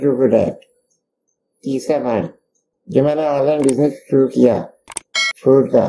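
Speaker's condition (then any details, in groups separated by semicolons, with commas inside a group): Duchenne muscular dystrophy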